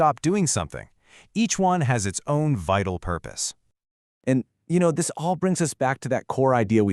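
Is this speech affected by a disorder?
No.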